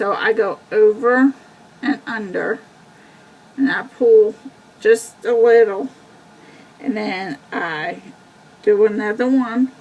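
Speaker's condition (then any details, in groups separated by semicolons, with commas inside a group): Cerebral palsy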